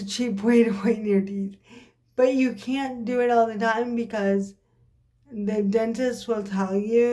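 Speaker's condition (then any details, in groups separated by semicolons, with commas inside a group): Cerebral palsy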